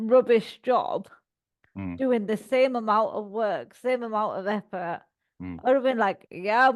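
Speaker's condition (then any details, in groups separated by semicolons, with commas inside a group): Cerebral palsy; from birth, all four limbs; speech sometimes slurred when tired or nervous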